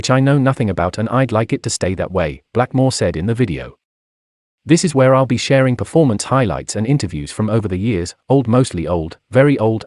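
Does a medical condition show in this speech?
No.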